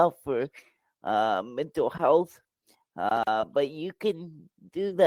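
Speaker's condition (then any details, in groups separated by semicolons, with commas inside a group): Cerebral palsy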